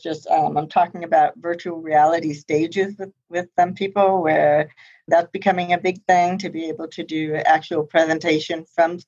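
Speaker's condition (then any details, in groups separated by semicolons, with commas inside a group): Profound hearing loss, congenital, high-frequency; mostly higher frequencies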